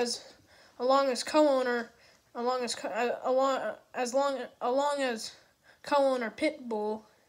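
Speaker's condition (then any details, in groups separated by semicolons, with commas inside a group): No condition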